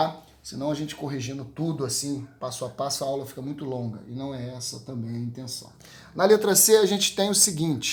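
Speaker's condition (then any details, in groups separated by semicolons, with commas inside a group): No condition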